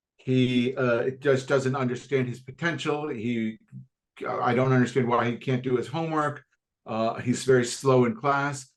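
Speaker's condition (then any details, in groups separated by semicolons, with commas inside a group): No condition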